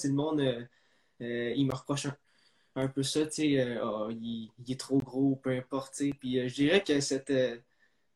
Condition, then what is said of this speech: Stuttering. Mais j'essaie de prendre des bonnes respirations.